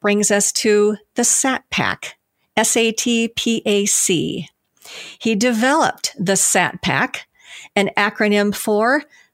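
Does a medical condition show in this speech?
No.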